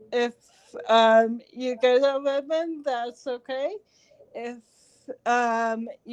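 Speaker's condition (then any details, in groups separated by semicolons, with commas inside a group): Cerebral palsy; since birth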